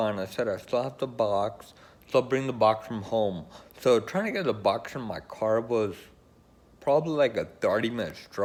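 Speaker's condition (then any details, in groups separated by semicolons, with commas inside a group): Friedreich's ataxia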